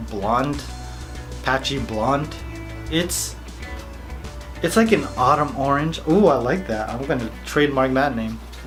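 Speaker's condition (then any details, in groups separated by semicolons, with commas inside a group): No condition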